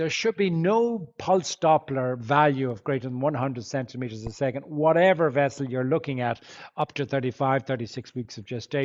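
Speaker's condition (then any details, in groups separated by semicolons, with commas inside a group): No condition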